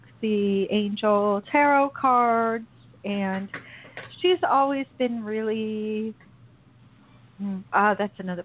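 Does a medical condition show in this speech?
No.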